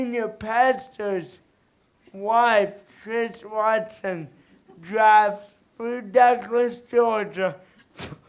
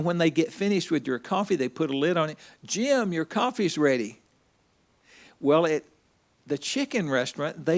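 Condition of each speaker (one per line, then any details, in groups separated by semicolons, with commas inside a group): Cerebral palsy; very premature, infant brain bleed and stroke; four breathing treatments daily; speech slightly improved recently
No condition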